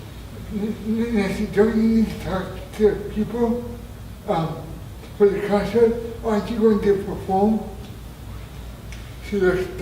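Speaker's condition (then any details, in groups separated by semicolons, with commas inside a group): Traumatic brain injury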